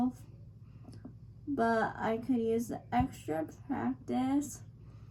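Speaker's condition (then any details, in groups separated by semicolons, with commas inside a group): Cerebral palsy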